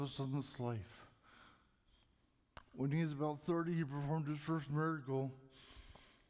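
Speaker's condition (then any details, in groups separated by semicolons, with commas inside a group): Cerebral palsy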